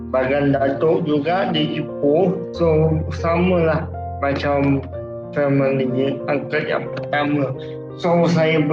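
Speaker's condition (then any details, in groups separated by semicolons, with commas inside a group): Cerebral palsy; from birth, one arm and leg weak, cannot walk; pushed or carried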